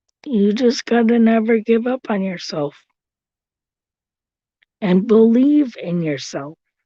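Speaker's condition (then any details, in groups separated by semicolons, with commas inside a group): Cerebral palsy; since birth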